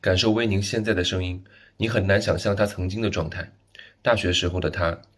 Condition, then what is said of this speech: No condition.